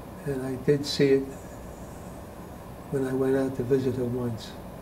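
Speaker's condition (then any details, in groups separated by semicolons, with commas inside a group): Dementia, moderate; intermediate stage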